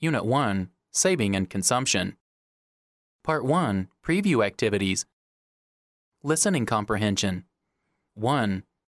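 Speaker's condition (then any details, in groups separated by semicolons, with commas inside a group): No condition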